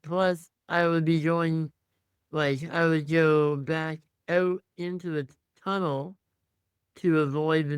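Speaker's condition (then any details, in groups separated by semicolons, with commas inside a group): Muscular dystrophy; tracheostomy for breathing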